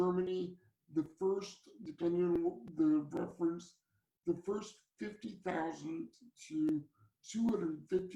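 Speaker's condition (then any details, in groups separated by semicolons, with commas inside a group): Cerebral palsy; from birth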